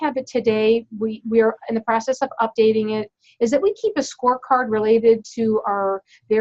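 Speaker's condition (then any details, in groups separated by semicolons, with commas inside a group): No condition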